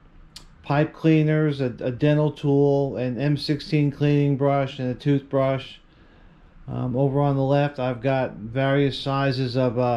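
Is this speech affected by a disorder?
No.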